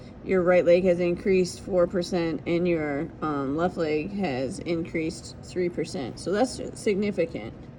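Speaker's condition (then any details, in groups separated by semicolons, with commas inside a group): No condition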